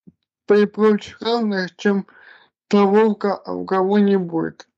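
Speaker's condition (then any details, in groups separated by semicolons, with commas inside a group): Cerebral palsy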